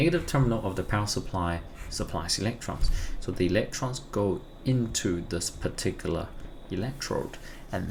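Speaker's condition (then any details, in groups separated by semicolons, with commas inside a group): No condition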